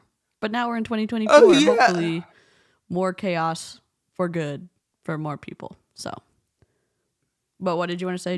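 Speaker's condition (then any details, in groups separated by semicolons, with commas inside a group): No condition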